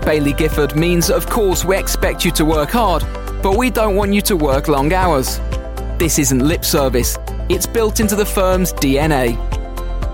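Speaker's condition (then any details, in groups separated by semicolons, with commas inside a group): No condition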